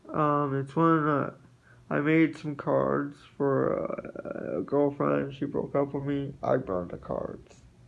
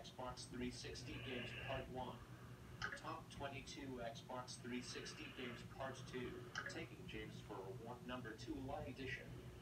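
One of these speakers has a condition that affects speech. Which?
The first: spastic quadriplegic cerebral palsy; spastic quadriplegic, all four limbs, premature birth, contractures; some difficulty speaking, no swallowing or drooling problems, no speech therapy.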